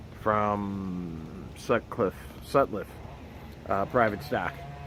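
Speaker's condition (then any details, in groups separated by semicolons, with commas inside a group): No condition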